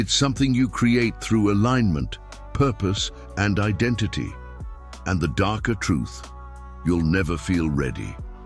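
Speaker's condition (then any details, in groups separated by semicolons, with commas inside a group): No condition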